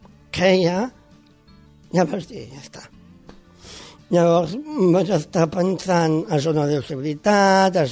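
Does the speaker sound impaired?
Yes: Down syndrome; congenital, born with it.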